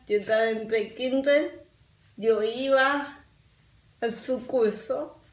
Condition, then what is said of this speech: Cerebral palsy. Yo puedo cambiar la manera de, de hablar sí puedo hacer ejercicio sí puedo hacer speech therapy pero nunca voy a hablar normal ya